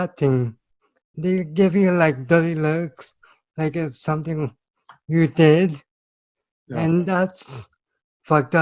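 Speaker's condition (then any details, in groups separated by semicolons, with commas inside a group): Cerebral palsy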